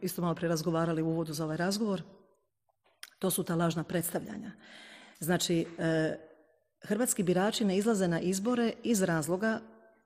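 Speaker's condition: No condition

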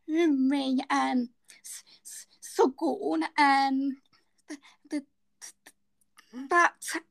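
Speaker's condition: Stammer; onset around age four, referred for speech and language therapy just before fourth birthday, had TA Joe at school, more severe later in school; very severe stammer, most severe guest so far on podcast; severe stammering audible, keeps talking to get points across, going out for food with friends challenging; repeated sounds, blocks

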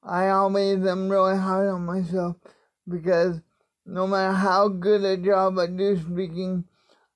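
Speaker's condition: Cerebral palsy; spastic quadriplegic, born 10 weeks premature, diagnosed at 8 months, not ambulatory, affects all muscles; voice tight especially when excited, slower speech, effortful speaking drenches back with sweat, tongue muscle affected

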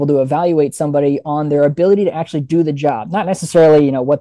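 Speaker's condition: No condition

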